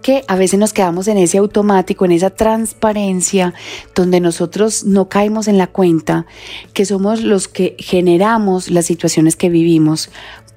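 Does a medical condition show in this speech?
No.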